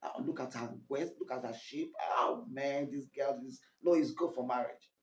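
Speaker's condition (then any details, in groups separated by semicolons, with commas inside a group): No condition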